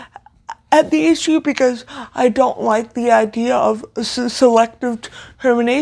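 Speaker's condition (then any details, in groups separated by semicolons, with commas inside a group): Cerebral palsy, severe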